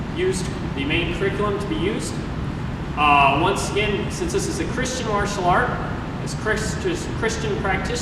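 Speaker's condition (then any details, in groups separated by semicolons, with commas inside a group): No condition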